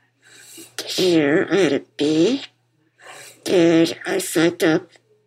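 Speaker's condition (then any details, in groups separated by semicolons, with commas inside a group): Muscular dystrophy; congenital muscular dystrophy, diagnosed as toddler, relies on others for most daily living activities; BiPAP machine audible while talking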